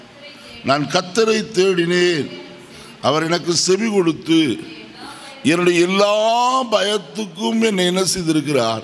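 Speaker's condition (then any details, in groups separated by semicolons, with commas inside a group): No condition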